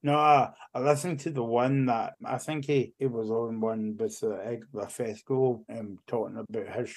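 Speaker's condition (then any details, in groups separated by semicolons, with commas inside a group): Cerebral palsy; walks and talks now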